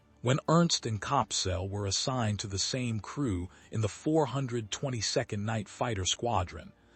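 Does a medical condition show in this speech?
No.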